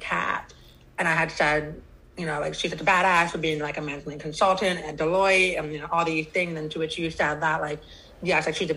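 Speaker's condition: Deafness, cochlear implant; congenital deafness, cochlear implant right, implant revision surgery

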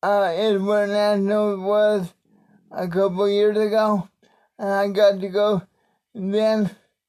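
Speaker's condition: Cerebral palsy; wheelchair user

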